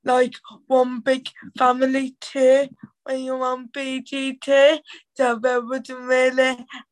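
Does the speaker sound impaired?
Yes: cerebral palsy; cerebral palsy voice harder to understand, Black Country accent, needs extra time to get words out.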